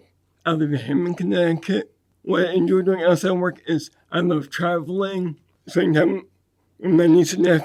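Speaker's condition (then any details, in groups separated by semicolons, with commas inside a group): Dystonia; neurological condition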